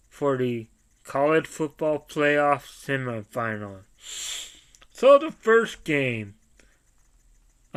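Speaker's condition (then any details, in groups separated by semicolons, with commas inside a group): Cerebral palsy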